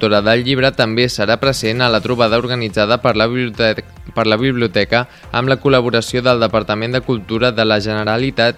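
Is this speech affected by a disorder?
No.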